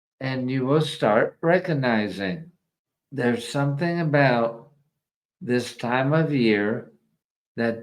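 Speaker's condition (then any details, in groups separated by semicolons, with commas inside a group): ALS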